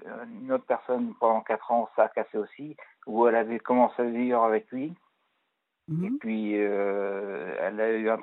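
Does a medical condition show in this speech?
Yes: Parkinson's disease; Parkinson's disease in third year, pronounced tremors at times, Sifrol stopped as not tolerated; arm and leg tremors, worse with stress, Sinemet four times daily, physiotherapy twice weekly.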